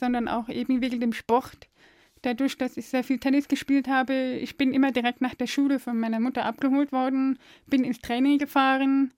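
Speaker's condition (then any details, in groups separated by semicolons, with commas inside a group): Deafness; deaf since birth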